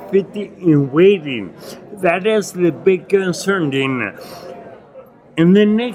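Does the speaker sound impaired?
Yes: acquired ataxia with dysarthria, acquired; Lance-Adams syndrome; difficult articulation, speaking feels like elephant on chest, gets winded, bites tongue 2-3 times daily.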